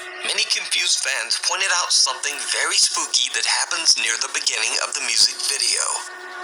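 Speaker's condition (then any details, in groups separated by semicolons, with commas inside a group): No condition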